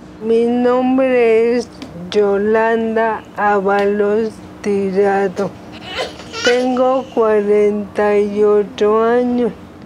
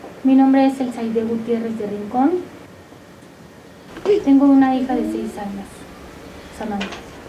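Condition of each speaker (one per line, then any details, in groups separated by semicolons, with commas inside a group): Amyotrophic lateral sclerosis; onset left index finger hooking, then cramps and fatigue; about seven years with disease; voice weakening, being lost
No condition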